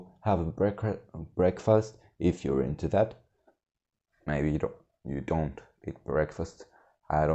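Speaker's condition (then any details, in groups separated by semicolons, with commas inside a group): No condition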